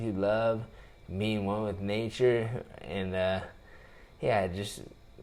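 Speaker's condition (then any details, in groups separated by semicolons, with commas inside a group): Traumatic brain injury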